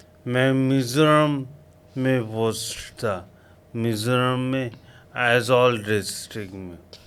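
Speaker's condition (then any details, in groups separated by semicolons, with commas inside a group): Coma after road accident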